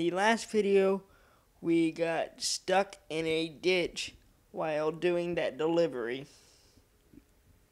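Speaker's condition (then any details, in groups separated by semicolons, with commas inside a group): Cerebral palsy, mild; speech sometimes affected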